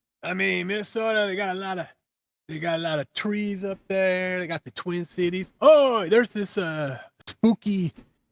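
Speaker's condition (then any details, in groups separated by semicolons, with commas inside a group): No condition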